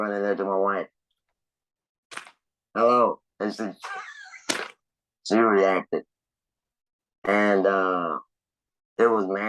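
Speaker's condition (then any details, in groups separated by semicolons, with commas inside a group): Laryngectomy; pneumatic speech device, working six months after surgery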